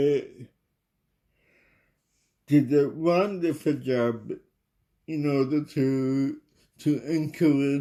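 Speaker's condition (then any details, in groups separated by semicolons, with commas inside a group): Cerebral palsy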